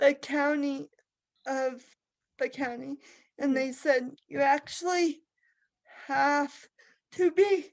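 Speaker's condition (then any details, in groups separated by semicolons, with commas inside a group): Cerebral palsy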